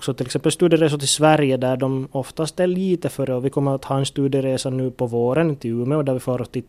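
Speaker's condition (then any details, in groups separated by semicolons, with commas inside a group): No condition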